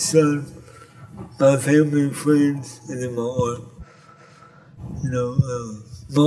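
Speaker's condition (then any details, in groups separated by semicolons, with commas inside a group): Cerebral palsy; from birth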